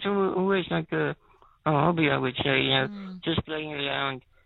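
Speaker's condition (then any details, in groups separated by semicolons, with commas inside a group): Spinal muscular atrophy, type 2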